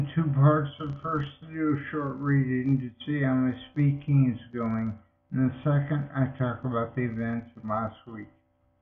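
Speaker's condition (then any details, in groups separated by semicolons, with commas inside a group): Multiple sclerosis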